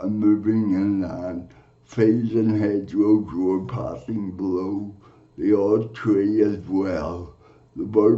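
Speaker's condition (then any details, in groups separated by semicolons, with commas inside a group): Cerebral palsy; from birth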